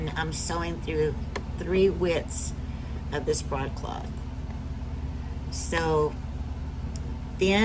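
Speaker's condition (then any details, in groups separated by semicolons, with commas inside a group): No condition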